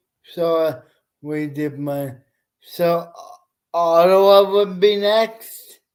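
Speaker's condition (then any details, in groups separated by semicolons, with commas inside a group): Cerebral palsy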